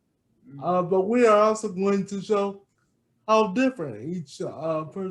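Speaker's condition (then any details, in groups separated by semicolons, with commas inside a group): Cerebral palsy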